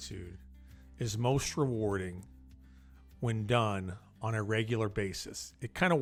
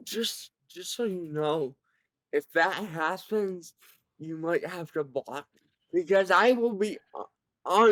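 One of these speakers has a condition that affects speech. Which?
The second: cerebral palsy; present from birth, severe; about 22 years since birth.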